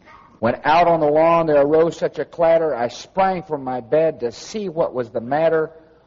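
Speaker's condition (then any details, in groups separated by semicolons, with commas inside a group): No condition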